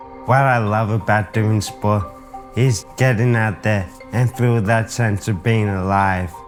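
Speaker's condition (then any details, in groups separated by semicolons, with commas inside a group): Traumatic brain injury; severe, skydiving accident; injured 7 years ago, wheelchair user, rows daily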